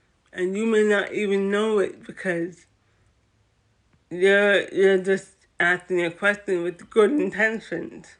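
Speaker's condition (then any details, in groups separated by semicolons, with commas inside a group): Cerebral palsy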